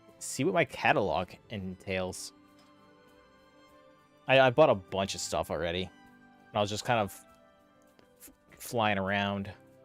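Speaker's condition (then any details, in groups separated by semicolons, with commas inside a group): No condition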